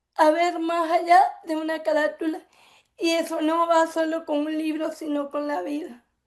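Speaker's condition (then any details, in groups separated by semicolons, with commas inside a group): Cerebral palsy; from birth; affects speech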